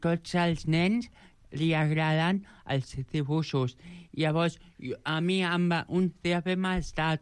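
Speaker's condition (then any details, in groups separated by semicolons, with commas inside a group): Joubert syndrome; present from birth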